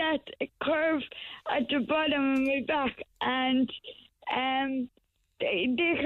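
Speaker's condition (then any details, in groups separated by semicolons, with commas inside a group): Cerebral palsy; wheelchair user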